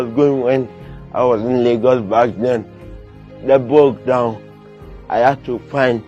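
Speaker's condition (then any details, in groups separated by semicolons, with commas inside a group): Cerebral palsy; limits movement and coordination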